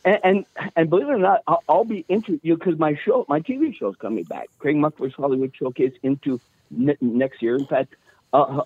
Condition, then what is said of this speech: Stuttering. You know, if you didn't have a stutter, you'd almost sound a little bit like Robin.